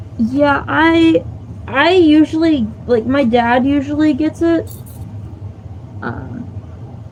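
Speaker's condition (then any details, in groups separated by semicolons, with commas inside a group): No condition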